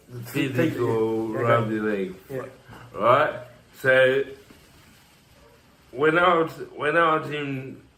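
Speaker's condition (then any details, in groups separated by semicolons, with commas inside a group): Cerebral palsy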